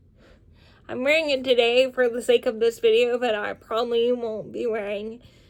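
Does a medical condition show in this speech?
Yes: cerebral palsy, spastic.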